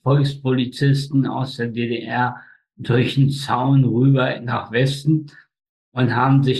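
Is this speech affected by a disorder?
Yes: spastic tetraparesis; birth accident, umbilical cord strangulation, brain oxygen lack up to 15 minutes, all four limbs; facial paralysis, speech control difficulties.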